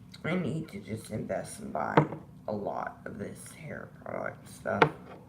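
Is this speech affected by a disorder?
Yes: disability causing slurred speech.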